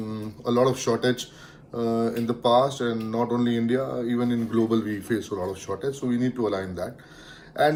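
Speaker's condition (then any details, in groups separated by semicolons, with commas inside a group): No condition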